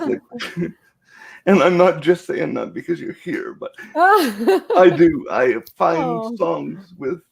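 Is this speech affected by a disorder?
Yes: cerebral palsy.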